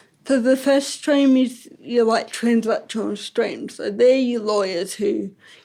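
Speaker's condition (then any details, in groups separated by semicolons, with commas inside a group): Ataxic cerebral palsy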